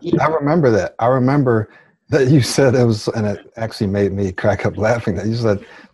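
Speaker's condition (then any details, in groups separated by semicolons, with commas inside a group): No condition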